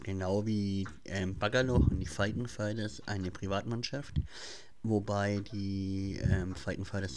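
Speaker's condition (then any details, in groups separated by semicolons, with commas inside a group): Cleft palate; speech defect, listeners say speech hard to understand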